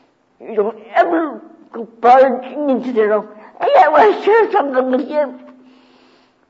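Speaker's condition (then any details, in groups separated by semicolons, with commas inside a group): Cerebral palsy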